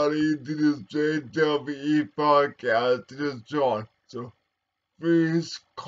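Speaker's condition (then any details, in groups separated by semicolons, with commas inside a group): Cerebral palsy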